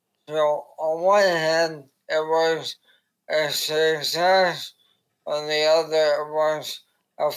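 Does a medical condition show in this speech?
Yes: ALS; diagnosed at 30, given 2-5 years, stem cell therapy in Korea, arms do not work, not locked in.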